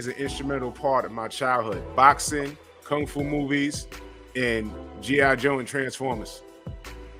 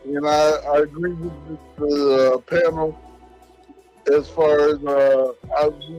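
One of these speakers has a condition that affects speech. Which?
The second: brain injury, mild; minor; slurred speech.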